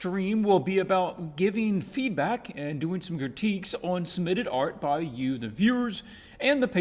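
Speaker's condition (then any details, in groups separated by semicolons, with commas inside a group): No condition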